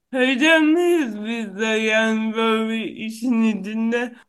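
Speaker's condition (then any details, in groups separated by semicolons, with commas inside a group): Cerebral palsy; neurological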